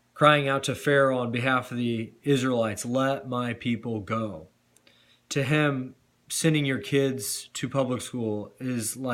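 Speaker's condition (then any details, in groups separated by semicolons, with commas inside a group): No condition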